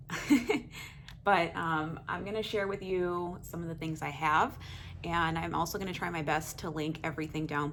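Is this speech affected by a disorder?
No.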